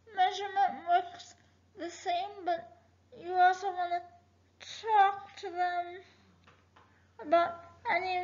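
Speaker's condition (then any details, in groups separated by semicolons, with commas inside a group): Cerebral palsy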